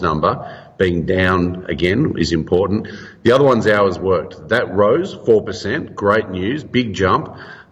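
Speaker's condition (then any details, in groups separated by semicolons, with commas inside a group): No condition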